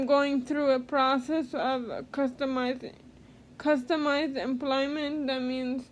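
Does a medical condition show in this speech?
Yes: cerebral palsy; speech therapy.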